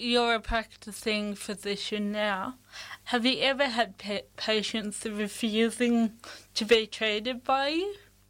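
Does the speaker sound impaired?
Yes: cerebral palsy; congenital cerebral palsy, present since birth.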